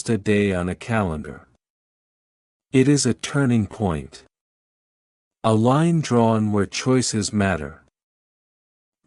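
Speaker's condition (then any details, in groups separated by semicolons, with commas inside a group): No condition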